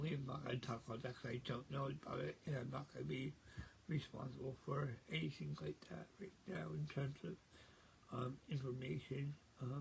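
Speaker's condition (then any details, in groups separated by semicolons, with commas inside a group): Cerebral palsy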